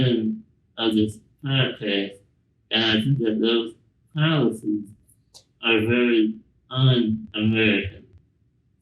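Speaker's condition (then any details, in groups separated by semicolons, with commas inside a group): Spinal muscular atrophy; since birth, genetic, progressive muscle weakness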